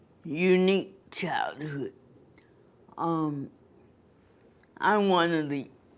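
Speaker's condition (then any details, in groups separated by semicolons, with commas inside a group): Cerebral palsy; cerebral palsy, from birth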